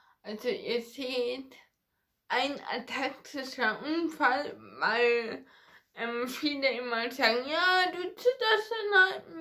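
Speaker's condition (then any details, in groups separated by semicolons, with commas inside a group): Ataxia; ataxia affecting hands and fingers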